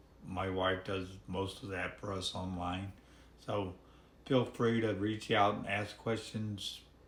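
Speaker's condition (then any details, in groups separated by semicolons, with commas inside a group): ALS, severe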